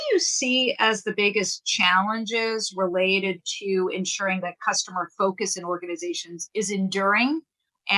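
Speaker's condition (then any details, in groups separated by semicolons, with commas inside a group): No condition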